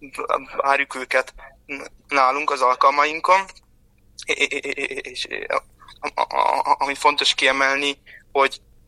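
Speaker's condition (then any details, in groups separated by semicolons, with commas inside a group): Stuttering; present since birth, will not go away; disfluencies audible during this interview; worse when nervous, very happy, with strangers, often more with close acquaintances; repeated sounds, prolonged sounds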